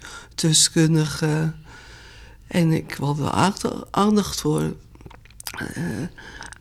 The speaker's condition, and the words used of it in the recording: Aphasia. Ja, mijn vrienden en familie eh, eh, geven me wel tijd om te praten.